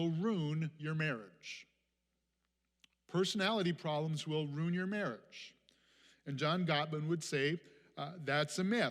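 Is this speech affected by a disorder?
No.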